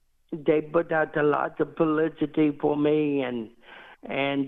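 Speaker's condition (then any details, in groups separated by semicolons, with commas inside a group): Cerebral palsy; diagnosed at 6 months, never expected to walk, later learned to walk, ran New York City Marathon; walks independently, climbs stairs to top of Empire State Building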